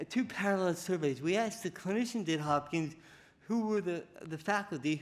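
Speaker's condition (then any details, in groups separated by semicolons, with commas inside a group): Cerebral palsy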